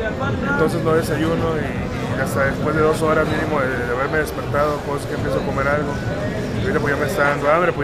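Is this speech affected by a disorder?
No.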